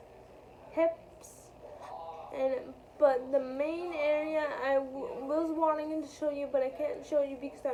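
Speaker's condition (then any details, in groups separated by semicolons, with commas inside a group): Cerebral palsy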